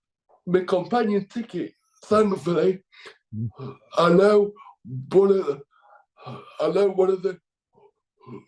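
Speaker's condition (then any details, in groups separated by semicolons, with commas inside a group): Cerebral palsy; left side affected, weak left arm, cannot walk, from birth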